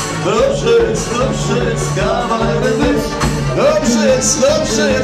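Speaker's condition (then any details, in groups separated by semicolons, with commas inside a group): No condition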